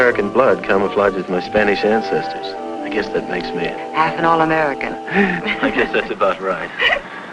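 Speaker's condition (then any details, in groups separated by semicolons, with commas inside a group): No condition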